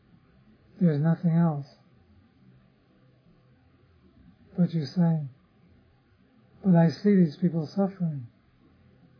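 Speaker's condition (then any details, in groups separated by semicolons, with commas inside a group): Parkinson's disease; others offer remedies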